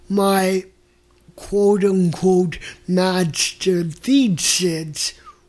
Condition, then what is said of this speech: Cerebral palsy. My voice, as you can hear, is a slightly higher register than most typical male voices.